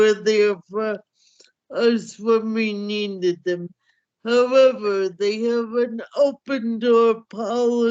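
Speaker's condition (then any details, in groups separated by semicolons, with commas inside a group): Cerebral palsy; hamstring treatment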